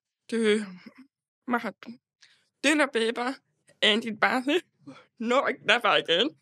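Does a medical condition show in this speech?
Yes: deafness; hearing loss.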